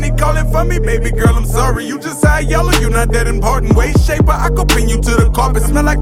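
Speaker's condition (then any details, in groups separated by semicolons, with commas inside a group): No condition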